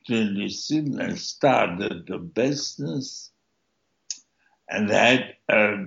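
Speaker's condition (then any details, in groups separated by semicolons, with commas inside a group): Stroke with speech impediment; tracheotomy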